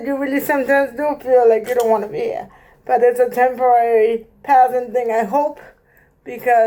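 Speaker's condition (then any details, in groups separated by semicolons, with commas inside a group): Cerebral palsy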